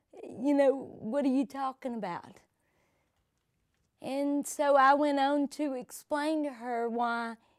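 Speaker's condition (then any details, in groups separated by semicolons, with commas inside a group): Cerebral palsy; from birth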